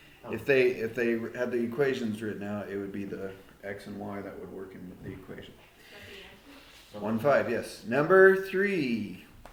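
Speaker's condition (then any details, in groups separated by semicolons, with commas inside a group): No condition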